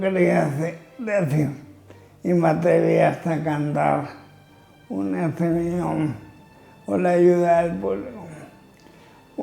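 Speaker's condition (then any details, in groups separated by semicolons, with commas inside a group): Amyotrophic lateral sclerosis (ela)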